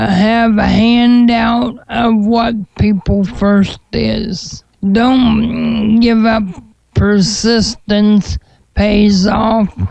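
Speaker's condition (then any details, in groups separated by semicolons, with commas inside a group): Cerebral palsy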